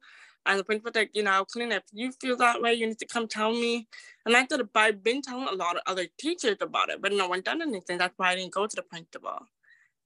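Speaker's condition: Deafness

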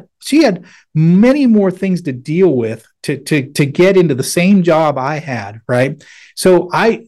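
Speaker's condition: No condition

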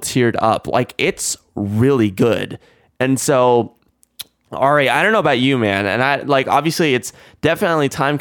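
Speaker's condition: No condition

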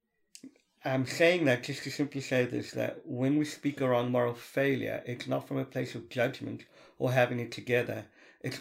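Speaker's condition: Cleft palate (Pierre Robin syndrome), severe; still affected by cleft palate, yearly operations until 18, operations every 3-4 years since

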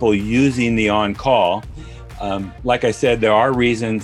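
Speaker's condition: No condition

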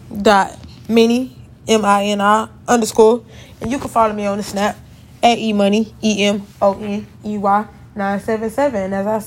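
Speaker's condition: No condition

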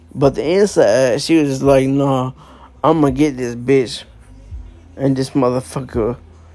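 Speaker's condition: Cerebral palsy; able to walk, able to talk

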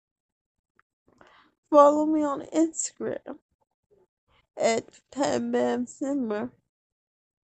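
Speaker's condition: Cerebral palsy; wheelchair user, can feed self and type

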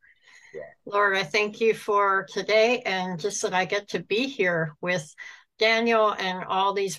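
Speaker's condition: Cleft palate, cleft lip and palate, no nose, severe; 26 major operations in first 15 years, nearly lived in hospital until three, then summers

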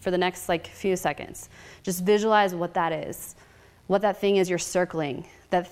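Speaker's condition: No condition

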